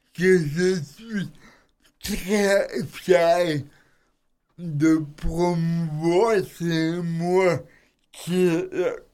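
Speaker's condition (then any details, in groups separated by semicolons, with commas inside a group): Cerebral palsy; self-described as speaking a bit oddly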